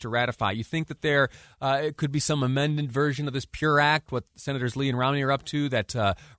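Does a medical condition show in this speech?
No.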